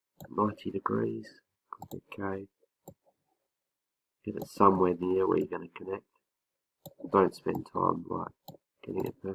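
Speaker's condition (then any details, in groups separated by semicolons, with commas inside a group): No condition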